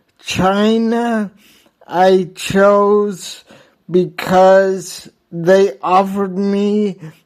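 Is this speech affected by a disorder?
Yes: hydrocephalus with shunt failure.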